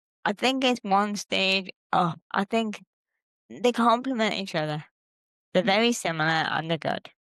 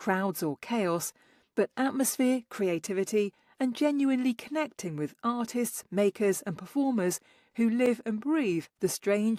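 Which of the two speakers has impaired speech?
The first: cerebral palsy; present since birth, legs affected, childhood leg operations; mostly uses wheelchair.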